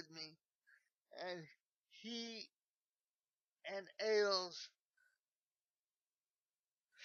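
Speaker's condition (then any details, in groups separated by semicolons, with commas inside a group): Cerebral palsy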